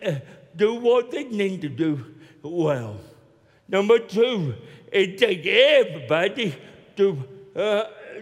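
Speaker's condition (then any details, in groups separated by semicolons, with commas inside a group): Cerebral palsy; hard for many to understand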